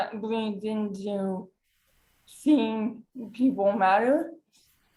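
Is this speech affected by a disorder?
Yes: cerebral palsy.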